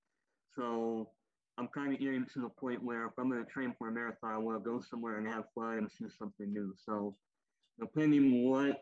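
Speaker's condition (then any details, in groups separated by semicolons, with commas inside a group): Cleft lip and palate, popliteal pterygium syndrome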